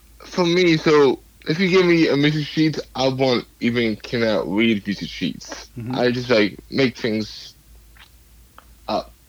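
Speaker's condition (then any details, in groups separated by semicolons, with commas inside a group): Cerebral palsy; past speech therapy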